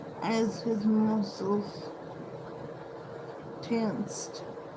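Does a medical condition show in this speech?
Yes: cerebral palsy.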